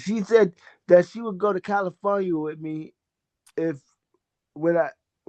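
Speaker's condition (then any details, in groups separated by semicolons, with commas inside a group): Cerebral palsy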